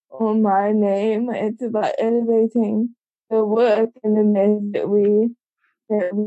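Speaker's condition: Cerebral palsy; congenital

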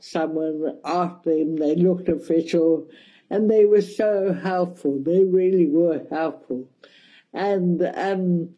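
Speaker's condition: Cerebral palsy; mild, requests wheelchair assistance at airports

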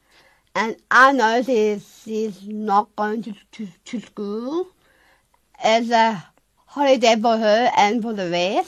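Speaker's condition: Down syndrome; age 20

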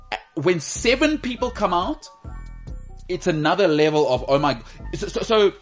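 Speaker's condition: No condition

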